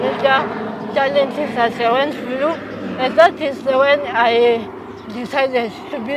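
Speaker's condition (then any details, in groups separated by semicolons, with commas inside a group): Cerebral palsy; from birth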